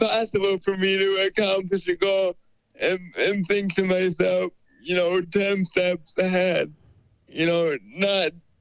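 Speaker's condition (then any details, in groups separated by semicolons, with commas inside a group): Cerebral palsy; uses wheelchair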